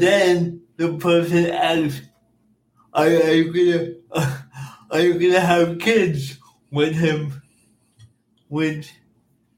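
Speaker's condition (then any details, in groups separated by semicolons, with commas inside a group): Cerebral palsy; cerebral palsy from birth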